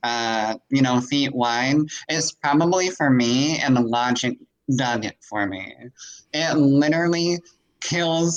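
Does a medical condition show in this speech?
Yes: cleft palate; voice pretty nasal, altered vocal tonality, sometimes monotone quality, lowering pitch does not help.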